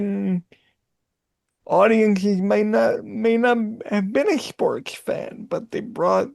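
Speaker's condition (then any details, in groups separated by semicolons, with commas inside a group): Cerebral palsy; voice sometimes sounds childlike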